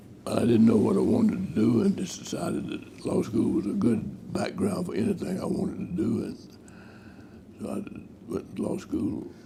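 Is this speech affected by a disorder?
Yes: Parkinson's disease.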